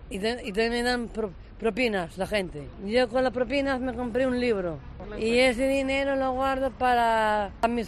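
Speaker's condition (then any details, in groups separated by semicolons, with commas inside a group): Down syndrome; intellectual disability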